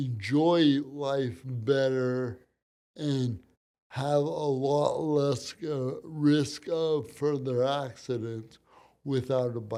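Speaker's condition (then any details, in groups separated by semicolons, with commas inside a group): Cerebral palsy; from birth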